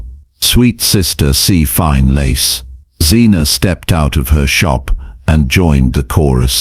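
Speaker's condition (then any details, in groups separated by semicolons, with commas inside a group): No condition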